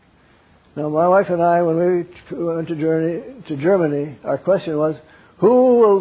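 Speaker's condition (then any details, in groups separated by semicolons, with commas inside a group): Parkinson's; wakes up around 3 am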